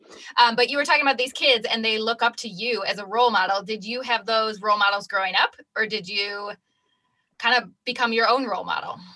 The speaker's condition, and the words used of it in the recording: None; typical speech.